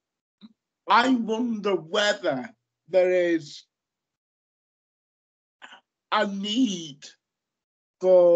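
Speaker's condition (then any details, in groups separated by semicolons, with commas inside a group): Cerebral palsy; lifelong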